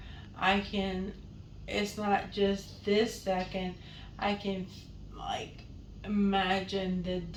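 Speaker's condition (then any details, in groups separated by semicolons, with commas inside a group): ALS; was breathless and quiet when talking, now louder, breathing easier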